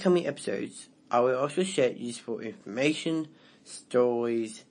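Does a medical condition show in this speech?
Yes: Down syndrome; intellectual disability.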